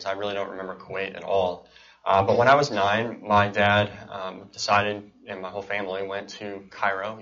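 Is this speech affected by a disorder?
Yes: cleft palate and cleft lip; present from birth in Kuwait.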